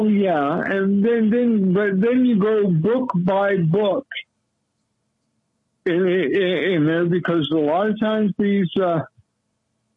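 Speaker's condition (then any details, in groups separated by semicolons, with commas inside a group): Cerebral palsy; lifelong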